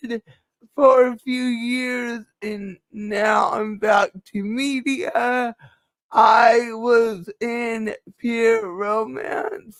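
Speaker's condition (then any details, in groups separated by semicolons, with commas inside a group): Cerebral palsy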